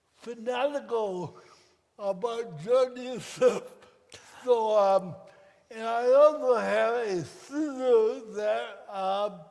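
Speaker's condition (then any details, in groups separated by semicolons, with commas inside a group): Cerebral palsy; from birth, affects coordination, walking and gait; speech affected, listeners may need time to understand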